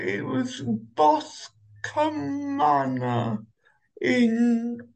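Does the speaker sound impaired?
Yes: cerebral palsy; walks short distances, uses Omeo wheelchair, a Segway with a seat.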